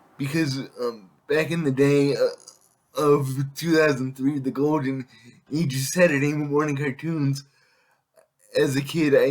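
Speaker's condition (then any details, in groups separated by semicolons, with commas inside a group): Cerebral palsy; able to speak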